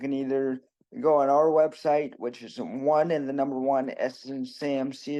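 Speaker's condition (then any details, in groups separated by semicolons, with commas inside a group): Cerebral palsy; present from birth, birth complications; predicted not to eat or speak, does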